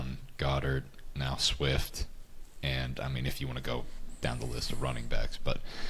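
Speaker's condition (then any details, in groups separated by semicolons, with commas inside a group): No condition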